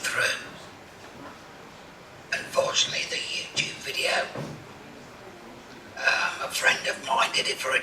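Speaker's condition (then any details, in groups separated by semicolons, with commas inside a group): Laryngectomy; total laryngectomy for laryngeal cancer, radiotherapy, speaking valve; speaks with speaking valve, valve replaced about every 3 months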